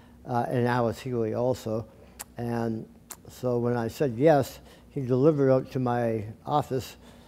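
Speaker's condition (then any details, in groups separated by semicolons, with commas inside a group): Tongue cancer surgery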